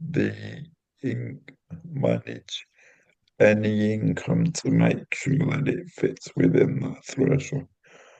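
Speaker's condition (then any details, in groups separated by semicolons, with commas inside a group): Cerebral palsy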